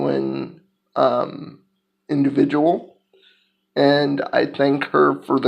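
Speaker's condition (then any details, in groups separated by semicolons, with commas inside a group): Cerebral palsy; physical disability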